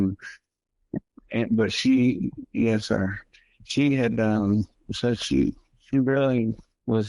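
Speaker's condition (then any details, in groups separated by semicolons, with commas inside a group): Multiple sclerosis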